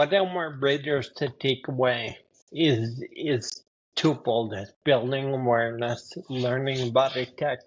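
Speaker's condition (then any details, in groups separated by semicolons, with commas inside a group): Ataxia sca15, spinocerebellar ataxia type 15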